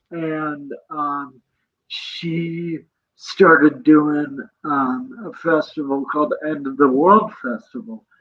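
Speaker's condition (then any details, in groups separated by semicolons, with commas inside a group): Cerebral palsy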